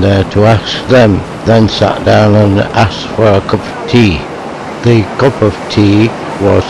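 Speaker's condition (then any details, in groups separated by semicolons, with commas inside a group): Motor neuron disease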